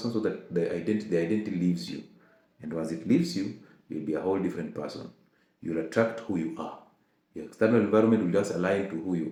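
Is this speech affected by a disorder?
No.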